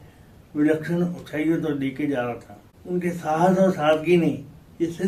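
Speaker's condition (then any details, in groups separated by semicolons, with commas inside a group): Cerebral palsy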